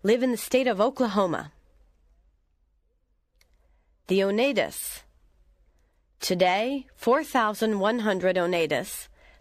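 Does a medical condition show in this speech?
No.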